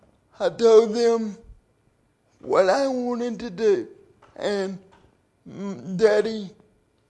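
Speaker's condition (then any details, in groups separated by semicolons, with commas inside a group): Cerebral palsy; 37 years since onset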